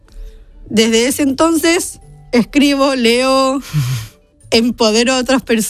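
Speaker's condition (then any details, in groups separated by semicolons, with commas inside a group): Down syndrome; congenital, known from before birth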